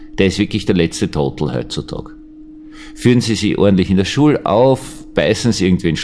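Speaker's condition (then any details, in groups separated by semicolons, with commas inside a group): No condition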